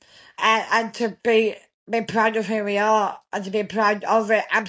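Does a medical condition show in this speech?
Yes: Down syndrome.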